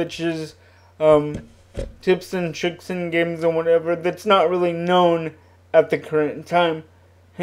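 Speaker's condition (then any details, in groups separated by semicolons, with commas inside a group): Cerebral palsy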